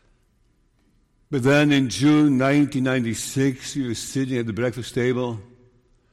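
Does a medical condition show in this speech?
Yes: Parkinson's disease; diagnosed 5 years ago, very slow progression per neurologist; room for more medication if needed; sometimes stutters and blurs words, still preaching.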